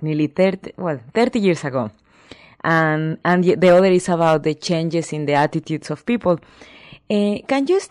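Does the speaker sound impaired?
No.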